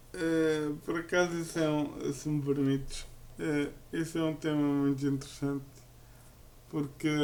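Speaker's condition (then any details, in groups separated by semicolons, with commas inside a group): Cerebral palsy; uses a wheelchair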